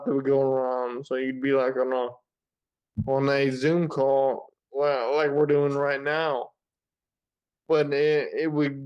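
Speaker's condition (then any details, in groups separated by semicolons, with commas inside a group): Friedreich's ataxia; age 28, 14 years since diagnosis, still progressing, uses wheelchair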